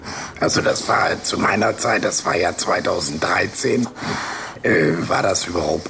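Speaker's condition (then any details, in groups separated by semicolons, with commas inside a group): Laryngectomy after laryngeal cancer; total laryngectomy for laryngeal cancer, shunt valve voice prosthesis in tracheoesophageal fistula; presses tracheostoma shut, air redirected to pharynx, pharyngeal segment vibrates like vocal folds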